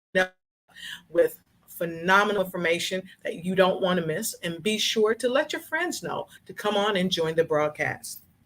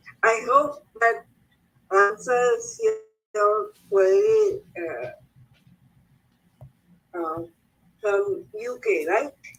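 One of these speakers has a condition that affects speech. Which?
The second: cerebral palsy; left hand affected, speech affected; slurred and unclear when tired, standard voice recognition fails.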